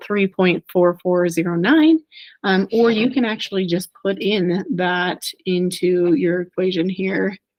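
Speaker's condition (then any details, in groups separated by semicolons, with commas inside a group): No condition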